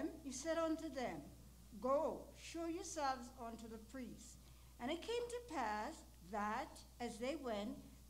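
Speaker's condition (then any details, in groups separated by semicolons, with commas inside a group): No condition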